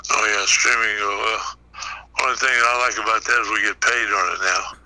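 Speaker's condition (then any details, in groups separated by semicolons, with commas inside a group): Parkinson's; brain surgery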